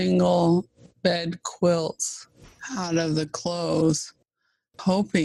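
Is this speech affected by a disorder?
Yes: ALS (Lou Gehrig's disease); almost bedbound, uses wheelchair.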